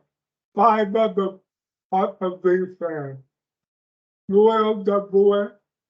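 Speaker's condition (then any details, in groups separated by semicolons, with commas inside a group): Speech impairment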